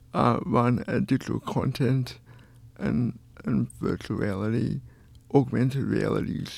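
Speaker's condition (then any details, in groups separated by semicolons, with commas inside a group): Cerebral palsy; born two months premature, lifelong wheelchair user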